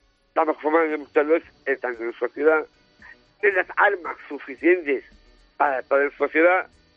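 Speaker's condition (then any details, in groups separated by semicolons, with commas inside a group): Down syndrome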